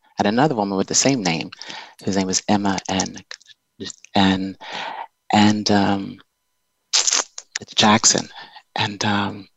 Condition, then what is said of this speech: Stuttering. So if I feel myself where I will stutter on a word, I change that word out immediately for another word.